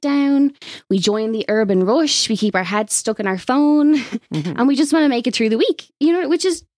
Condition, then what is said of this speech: No condition.